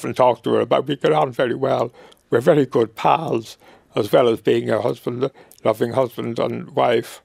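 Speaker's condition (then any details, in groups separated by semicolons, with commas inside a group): Motor neuron disease; diagnosed at St. Vincent's about a year after retiring, early falls running, thumb pain, wheelchair; may get out of breath while talking, voice still sounds characteristically like himself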